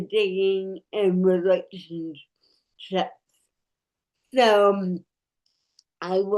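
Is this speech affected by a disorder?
Yes: cerebral palsy; speech affected.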